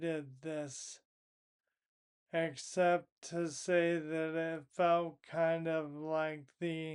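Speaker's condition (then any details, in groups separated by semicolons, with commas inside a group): Primary lateral sclerosis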